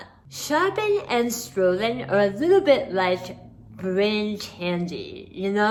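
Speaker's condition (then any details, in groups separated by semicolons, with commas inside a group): Hemi-glossectomy for oral cancer, hemiglossectomy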